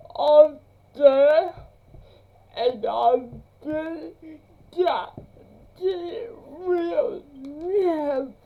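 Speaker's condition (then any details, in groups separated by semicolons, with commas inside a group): Cerebral palsy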